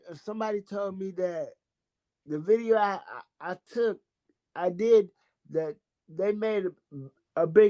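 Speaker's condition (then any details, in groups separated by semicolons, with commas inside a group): Cerebral palsy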